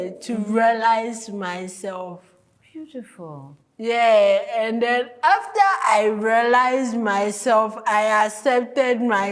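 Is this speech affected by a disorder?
Yes: cerebral palsy; from birth.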